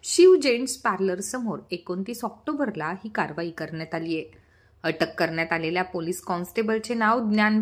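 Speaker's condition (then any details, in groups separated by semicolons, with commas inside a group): No condition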